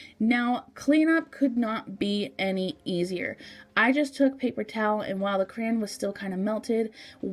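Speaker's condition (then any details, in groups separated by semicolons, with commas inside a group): No condition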